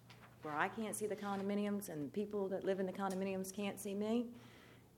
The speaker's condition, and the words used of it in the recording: None; typical speech.